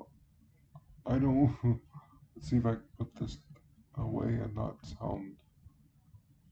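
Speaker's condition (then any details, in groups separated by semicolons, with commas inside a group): Cerebral palsy; speaks relatively well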